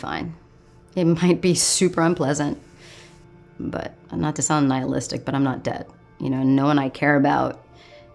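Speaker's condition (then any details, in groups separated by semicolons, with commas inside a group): No condition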